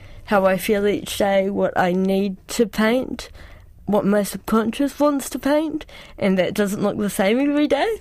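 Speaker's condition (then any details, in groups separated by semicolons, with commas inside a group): Cerebral palsy; cerebral palsy since childhood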